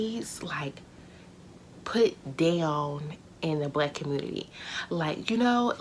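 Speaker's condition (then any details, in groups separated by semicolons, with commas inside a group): No condition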